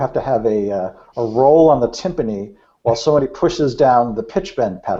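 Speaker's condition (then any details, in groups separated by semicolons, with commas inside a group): No condition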